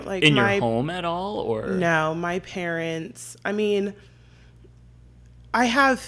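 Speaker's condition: No condition

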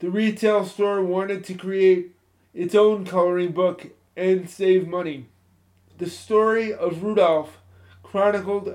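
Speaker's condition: Spastic cerebral palsy, moderate

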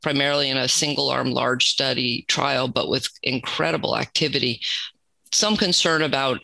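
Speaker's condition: No condition

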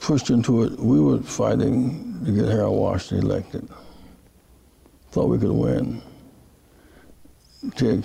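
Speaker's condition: Parkinson's disease; dopamine medication four times daily

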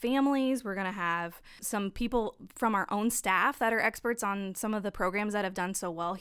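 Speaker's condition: No condition

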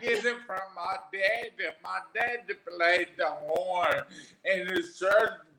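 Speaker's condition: Aphasia after stroke; about 13 years since stroke

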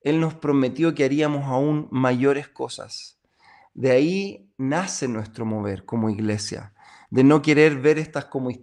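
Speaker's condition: No condition

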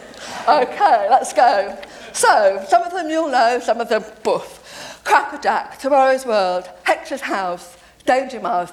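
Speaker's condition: Deafness; deaf since age seven, lip reads, deaf family, sister lip-spoke television in childhood; works with interpreters

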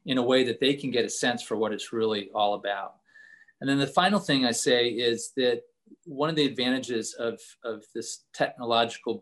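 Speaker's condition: No condition

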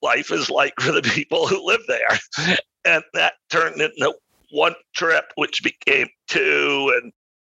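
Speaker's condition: Spasmodic dysphonia; over a decade since onset

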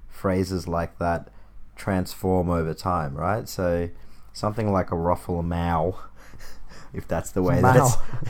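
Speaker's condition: No condition

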